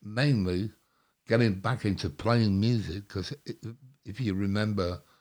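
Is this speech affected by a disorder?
Yes: stroke; mini stroke since last podcast visit; slurring words a lot, people think drunk.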